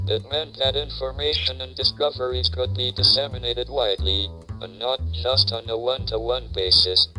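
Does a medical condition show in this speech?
Yes: ALS, through a speech-generating device.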